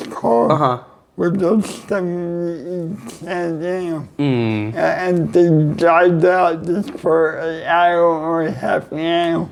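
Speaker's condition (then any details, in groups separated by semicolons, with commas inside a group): Cerebral palsy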